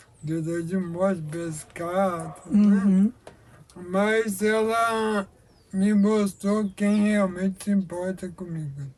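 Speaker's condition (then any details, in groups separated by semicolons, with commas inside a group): Amyotrophic lateral sclerosis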